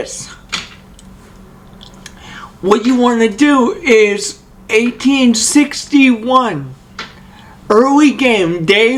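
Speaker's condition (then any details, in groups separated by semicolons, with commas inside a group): Cerebral palsy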